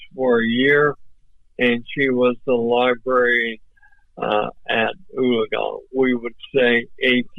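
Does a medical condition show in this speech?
Yes: ALS; voice off but clear and understandable.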